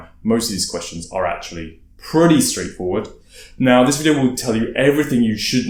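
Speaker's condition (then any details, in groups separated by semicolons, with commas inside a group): No condition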